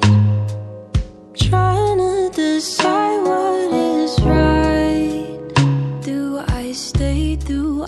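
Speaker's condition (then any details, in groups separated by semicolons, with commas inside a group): No condition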